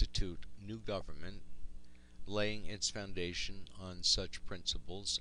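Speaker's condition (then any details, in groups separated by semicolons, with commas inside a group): No condition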